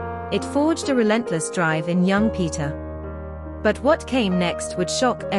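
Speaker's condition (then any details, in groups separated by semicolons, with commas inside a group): No condition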